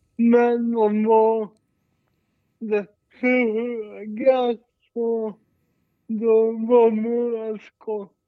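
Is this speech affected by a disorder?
Yes: cerebral palsy, mild.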